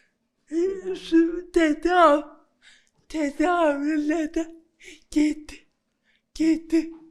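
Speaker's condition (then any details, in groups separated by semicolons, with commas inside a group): Cerebral palsy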